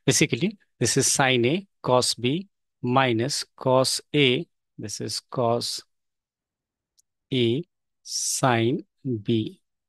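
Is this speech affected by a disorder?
No.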